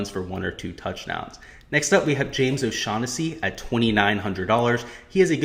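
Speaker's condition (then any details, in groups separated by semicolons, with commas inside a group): No condition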